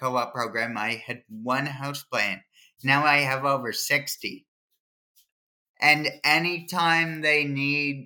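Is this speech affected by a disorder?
Yes: cerebral palsy; from birth, brain injury from oxygen loss at fast birth, trouble remembering multiple tasks, hand movement and writing difficulty; plant work at MacArthur's nursery as therapy for hand movements and writing.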